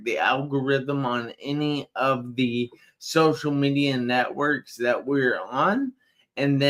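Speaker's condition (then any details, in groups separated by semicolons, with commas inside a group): Traumatic brain injury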